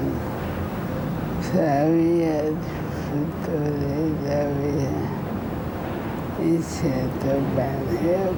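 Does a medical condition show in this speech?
Yes: ALS; practically unable to speak.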